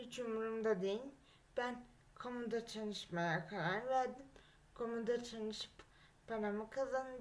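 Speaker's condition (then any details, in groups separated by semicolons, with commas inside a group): Cerebral palsy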